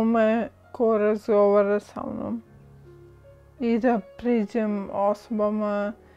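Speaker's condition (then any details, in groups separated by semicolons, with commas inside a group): Friedreich's ataxia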